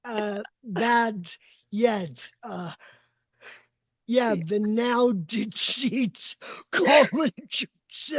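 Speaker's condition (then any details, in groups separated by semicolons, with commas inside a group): Cerebral palsy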